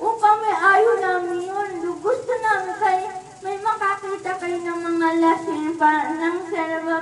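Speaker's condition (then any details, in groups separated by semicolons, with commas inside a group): Cerebral palsy; needs handrails to stand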